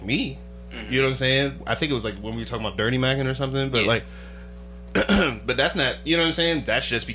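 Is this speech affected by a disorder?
No.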